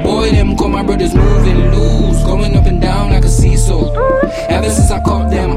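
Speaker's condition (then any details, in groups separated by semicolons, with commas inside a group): No condition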